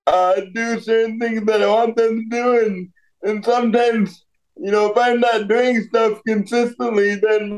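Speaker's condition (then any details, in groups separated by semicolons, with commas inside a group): Cerebral palsy; brain-muscle disconnect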